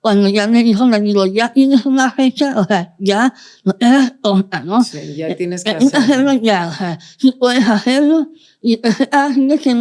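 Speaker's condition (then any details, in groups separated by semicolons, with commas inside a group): Moebius syndrome, congenital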